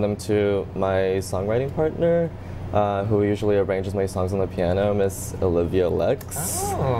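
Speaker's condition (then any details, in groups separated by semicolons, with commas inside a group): No condition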